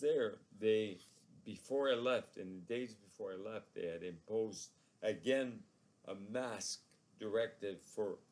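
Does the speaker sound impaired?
Yes: ALS; living with it about three years.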